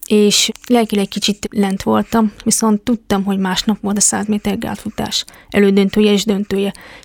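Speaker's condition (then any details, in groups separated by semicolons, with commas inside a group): Deafness; congenital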